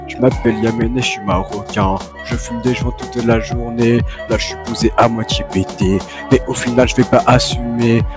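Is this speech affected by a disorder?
No.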